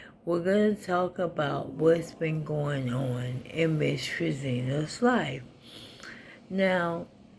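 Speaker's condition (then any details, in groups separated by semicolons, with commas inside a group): ALS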